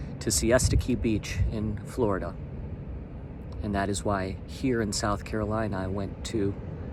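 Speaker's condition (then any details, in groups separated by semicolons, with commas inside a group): No condition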